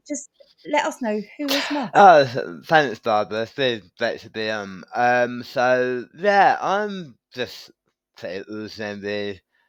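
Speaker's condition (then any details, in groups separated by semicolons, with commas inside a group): Tongue cancer surgery; right-side tongue surgery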